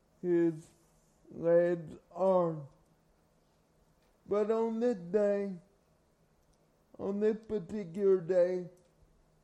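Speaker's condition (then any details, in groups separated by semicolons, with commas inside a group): Cerebral palsy; carried everywhere by parents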